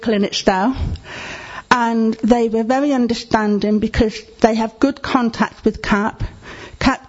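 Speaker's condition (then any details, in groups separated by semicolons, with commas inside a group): Deafness; needs to see speaker's face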